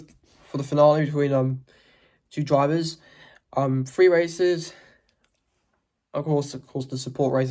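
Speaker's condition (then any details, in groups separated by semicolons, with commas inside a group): No condition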